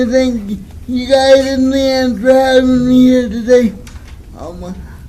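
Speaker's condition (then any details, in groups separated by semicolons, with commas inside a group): Cerebral palsy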